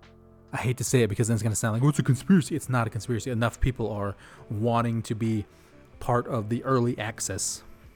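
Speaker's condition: No condition

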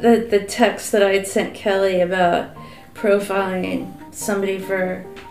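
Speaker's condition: No condition

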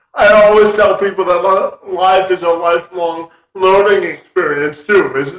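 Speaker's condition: Cerebral palsy; spastic quadriplegia type

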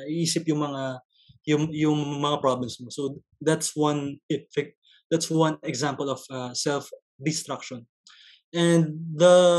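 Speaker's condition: Stuttering; stutter since early childhood, noticed on entering grade school; ongoing stutter, actively coping through Toastmasters public speaking club and speech contests; broken, choppy non-fluent speech, dreads answering strangers like jeepney drivers, public communication affected; repeated sounds

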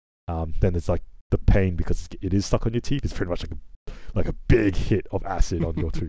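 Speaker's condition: No condition

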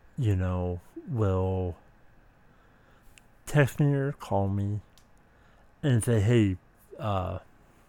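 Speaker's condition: Speech impediment

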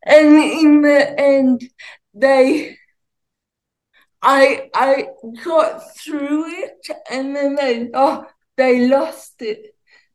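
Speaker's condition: Cerebral palsy, ataxia; mostly uses wheelchair

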